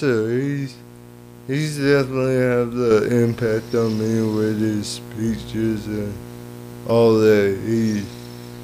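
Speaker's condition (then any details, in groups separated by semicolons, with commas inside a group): Cerebral palsy; lifelong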